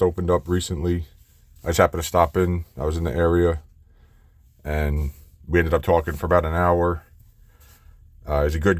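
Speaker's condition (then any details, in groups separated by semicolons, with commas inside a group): No condition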